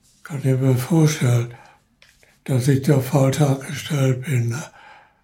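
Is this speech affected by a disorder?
Yes: Parkinson's disease; could not speak properly during earlier sudden spinning vertigo episode, caller noticed voice, ambulance called.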